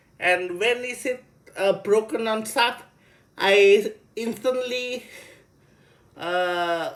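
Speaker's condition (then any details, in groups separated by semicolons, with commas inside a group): Cerebral palsy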